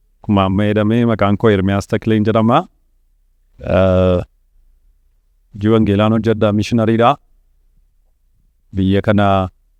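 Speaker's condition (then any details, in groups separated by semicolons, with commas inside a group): No condition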